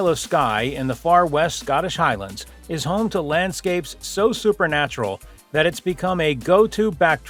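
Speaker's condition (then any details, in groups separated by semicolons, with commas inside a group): No condition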